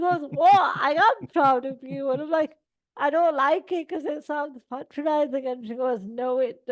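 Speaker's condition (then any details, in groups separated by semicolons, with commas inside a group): Cerebral palsy; all four limbs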